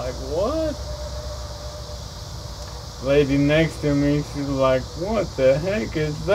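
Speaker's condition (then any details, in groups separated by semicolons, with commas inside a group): ALS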